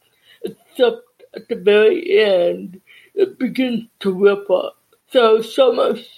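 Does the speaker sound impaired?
Yes: deafness.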